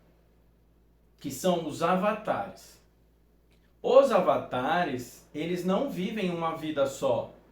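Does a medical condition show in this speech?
No.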